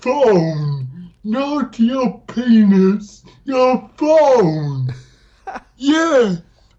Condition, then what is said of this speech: Dysarthria. Actually, doing stand-up has made my dysarthria a lot better.